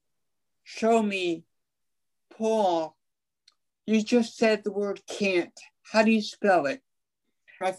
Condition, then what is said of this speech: Cerebral palsy. It affects my tongue a little bit, and it affects my legs mostly.